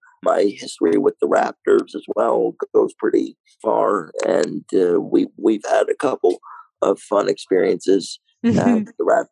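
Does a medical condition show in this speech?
Yes: cerebral palsy, mild; lungs collapsed three days after birth, lack of oxygen, bleeding in one brain area, incubator nine weeks, lifelong wheelchair; self-rated severity about 3 of 10, needs some daily help, mostly independent.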